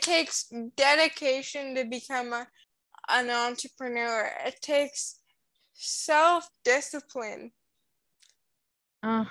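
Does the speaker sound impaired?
Yes: cerebral palsy; congenital spastic cerebral palsy, slowed brain-to-muscle signalling, uses walker and AFOs (ankle-foot orthoses) for walking.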